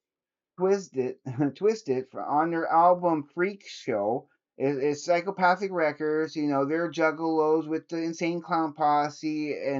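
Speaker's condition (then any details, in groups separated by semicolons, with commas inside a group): No condition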